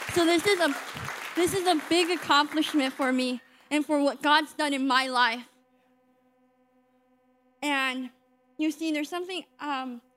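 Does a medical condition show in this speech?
Yes: cleft lip and palate; congenital cleft lip and palate, 38 surgeries since birth, speech services offered; age 17, roughly 2 to 3 surgeries yearly, speaking publicly; told from young age would not communicate as properly as others, formerly lacked confidence.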